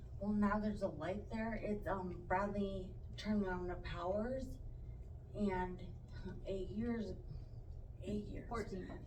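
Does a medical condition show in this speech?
Yes: traumatic brain injury; severe, car crash, coma, feeding tube, tracheostomy, lifelong effects; about 14 years since injury; no voice over two months, then whisper, speech therapy, unfiltered speech.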